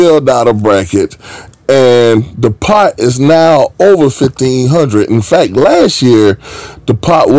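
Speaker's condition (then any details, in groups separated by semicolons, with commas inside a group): No condition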